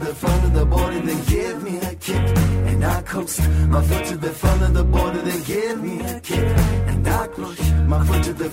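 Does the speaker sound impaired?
No.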